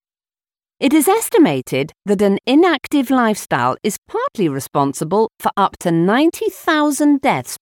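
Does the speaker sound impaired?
No.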